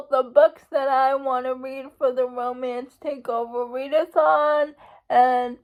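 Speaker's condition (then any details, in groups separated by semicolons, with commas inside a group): Cerebral palsy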